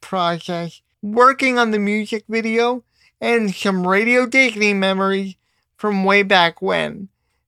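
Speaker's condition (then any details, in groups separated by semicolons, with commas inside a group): Cerebral palsy; uses wheelchair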